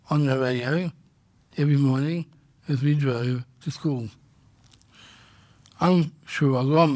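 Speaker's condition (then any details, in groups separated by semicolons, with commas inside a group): Down syndrome; congenital, diagnosed at birth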